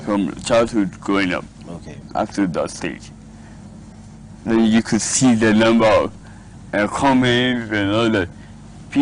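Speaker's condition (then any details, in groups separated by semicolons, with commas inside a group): Cerebral palsy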